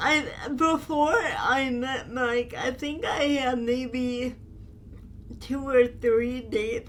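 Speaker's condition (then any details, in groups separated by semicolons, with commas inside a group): Cerebral palsy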